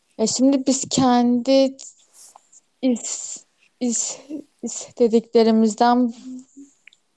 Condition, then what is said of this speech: Stuttering. Sonra ben böyle sakin sakin şey dedim işte anlamışsınızdır yani ben kekemeyim ve beklerseniz de söyleyeceğim.